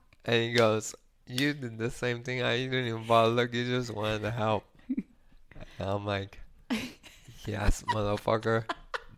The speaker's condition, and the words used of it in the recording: ALS (motor neuron disease). I went through this when my voice got weaker.